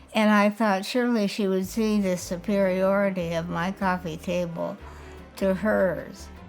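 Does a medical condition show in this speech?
Yes: Parkinson's disease.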